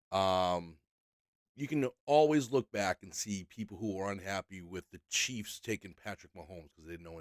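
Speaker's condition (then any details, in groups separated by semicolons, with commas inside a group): No condition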